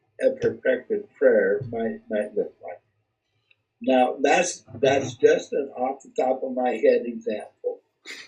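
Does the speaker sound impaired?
Yes: cerebral palsy; speech not affected.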